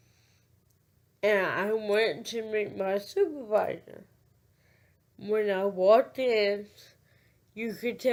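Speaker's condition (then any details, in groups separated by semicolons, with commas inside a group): Cerebral palsy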